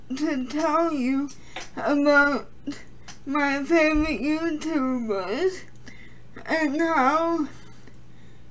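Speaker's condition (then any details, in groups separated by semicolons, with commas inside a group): Cerebral palsy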